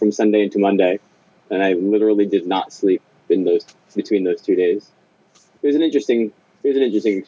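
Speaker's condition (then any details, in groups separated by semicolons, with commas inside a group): No condition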